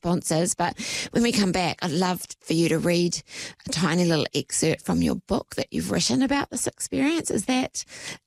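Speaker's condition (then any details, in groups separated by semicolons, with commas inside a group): Voice disorder; voice audibly affected at time of recording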